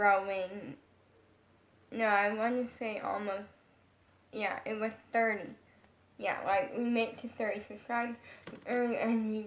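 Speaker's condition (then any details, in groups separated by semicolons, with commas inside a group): Brain injury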